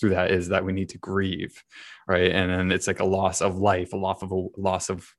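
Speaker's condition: No condition

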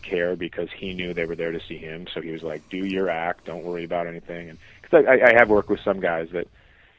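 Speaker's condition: No condition

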